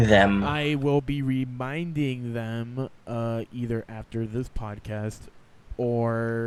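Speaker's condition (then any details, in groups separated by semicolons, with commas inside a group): No condition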